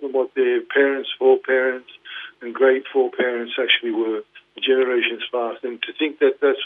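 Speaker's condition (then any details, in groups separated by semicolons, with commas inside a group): Parkinson's; diagnosed 2019, led to retirement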